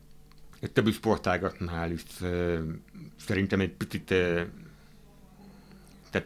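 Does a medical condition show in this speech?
Yes: hearing impairment.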